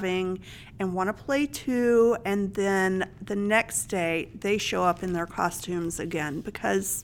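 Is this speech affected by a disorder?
No.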